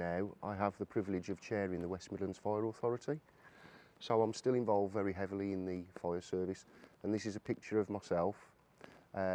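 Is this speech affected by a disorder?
No.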